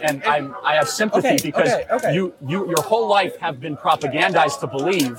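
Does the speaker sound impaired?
No.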